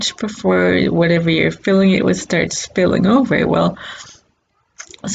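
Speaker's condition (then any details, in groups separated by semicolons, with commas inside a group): Cerebral palsy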